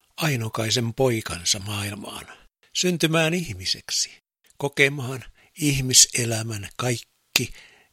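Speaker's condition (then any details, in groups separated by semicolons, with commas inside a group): No condition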